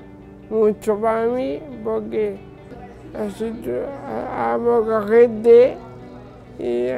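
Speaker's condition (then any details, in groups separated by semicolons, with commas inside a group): Cerebral palsy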